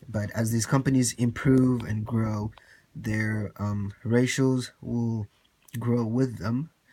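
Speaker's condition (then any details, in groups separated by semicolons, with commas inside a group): No condition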